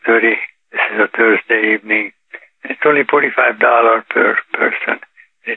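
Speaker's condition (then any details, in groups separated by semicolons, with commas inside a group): Parkinson's disease; now 84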